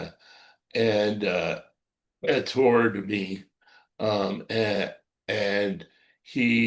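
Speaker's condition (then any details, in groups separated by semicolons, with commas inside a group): Cerebral palsy; quadriplegic, all four limbs affected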